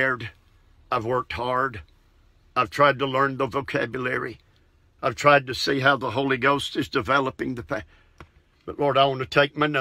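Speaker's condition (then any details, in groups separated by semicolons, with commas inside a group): No condition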